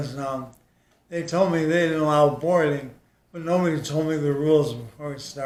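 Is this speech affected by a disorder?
Yes: ALS.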